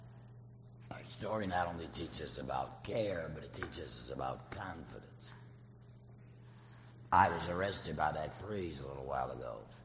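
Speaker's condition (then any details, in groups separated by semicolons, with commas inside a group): Laryngectomy; artificial voice via prosthesis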